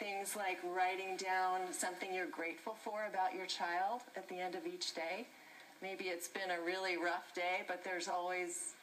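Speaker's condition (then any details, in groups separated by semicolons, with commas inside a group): No condition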